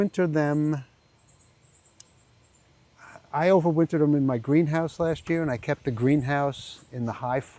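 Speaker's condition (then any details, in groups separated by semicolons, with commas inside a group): No condition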